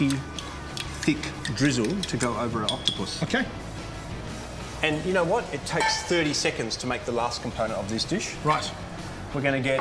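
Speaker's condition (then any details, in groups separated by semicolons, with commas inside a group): No condition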